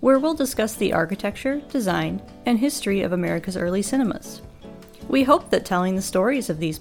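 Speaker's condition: No condition

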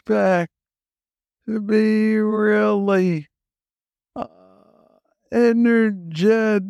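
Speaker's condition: Parkinson's disease, young onset; diagnosed age 35

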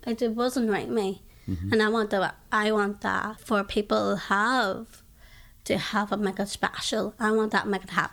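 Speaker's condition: Down syndrome; diagnosed by doctor, early warning she might never talk or walk; age 21; early prediction she might never talk, now speaks publicly, including at UN in Geneva

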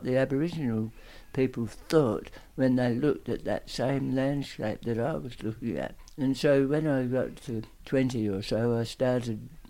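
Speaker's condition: Tongue cancer; aggressive tongue cancer

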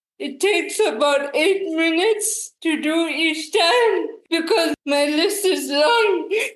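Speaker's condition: Cerebral palsy, quadriplegic

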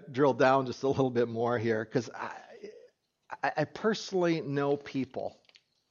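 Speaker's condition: No condition

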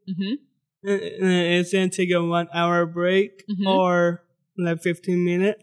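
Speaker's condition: Down syndrome

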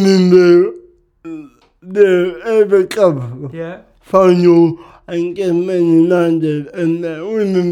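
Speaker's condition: Cerebral palsy; speech can be hard sometimes

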